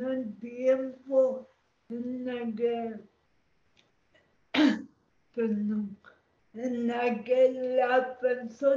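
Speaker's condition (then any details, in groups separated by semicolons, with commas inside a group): Cerebral palsy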